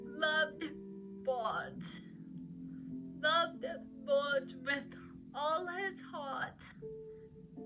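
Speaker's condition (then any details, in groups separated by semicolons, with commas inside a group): Cerebral palsy; uses crutches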